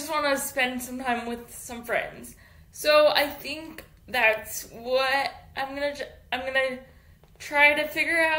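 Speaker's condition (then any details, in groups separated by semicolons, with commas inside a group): Cerebral palsy; infant ventilator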